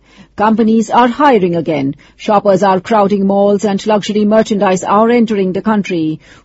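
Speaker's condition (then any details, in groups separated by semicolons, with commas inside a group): No condition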